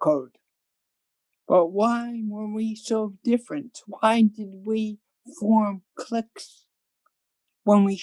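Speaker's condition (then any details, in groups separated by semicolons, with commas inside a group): Cerebral palsy; from birth, hearing loss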